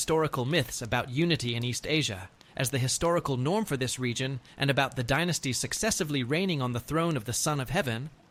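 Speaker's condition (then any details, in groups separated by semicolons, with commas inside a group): No condition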